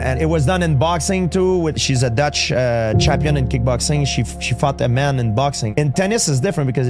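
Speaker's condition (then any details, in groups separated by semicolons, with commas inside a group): No condition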